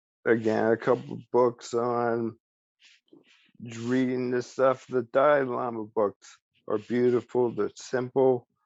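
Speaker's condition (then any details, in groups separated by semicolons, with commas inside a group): ALS; speech still preserved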